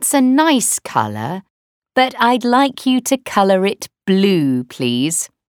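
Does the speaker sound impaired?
No.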